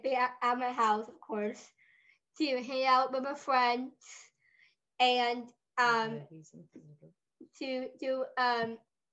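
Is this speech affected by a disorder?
Yes: Down syndrome; adult with Down syndrome.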